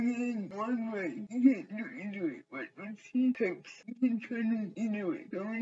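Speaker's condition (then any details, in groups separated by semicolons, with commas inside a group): Cerebral palsy; wheelchair; uses phone to speak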